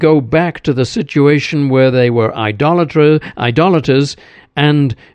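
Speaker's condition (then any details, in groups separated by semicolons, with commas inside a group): No condition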